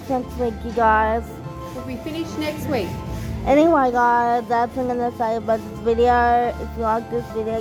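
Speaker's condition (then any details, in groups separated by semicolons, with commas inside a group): Cerebral palsy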